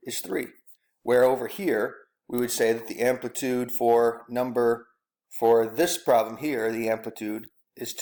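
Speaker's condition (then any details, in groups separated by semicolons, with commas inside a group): No condition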